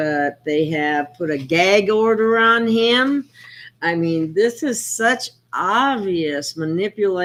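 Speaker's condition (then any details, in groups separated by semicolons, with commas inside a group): No condition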